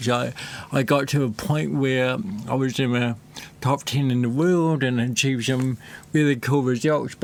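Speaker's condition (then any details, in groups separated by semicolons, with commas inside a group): Cerebral palsy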